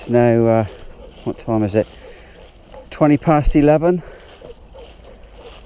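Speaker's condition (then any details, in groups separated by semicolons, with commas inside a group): No condition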